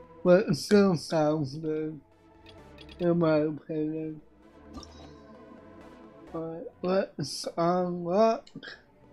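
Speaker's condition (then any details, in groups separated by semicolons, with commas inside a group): Cerebral palsy; affects voice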